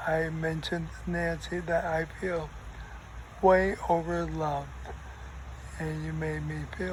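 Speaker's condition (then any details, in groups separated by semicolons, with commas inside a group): ALS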